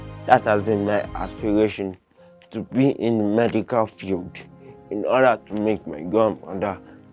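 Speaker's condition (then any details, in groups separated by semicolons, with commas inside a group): Cerebral palsy; limits movement and coordination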